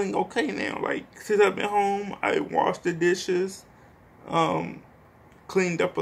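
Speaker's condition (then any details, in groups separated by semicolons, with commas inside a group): Cerebral palsy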